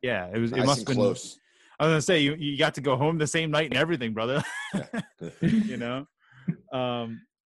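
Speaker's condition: No condition

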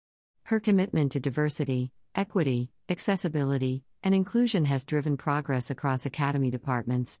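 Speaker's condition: No condition

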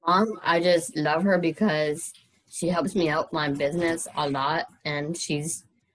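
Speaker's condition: Down syndrome; age 22

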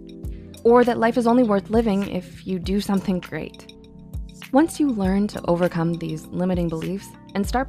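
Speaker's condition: No condition

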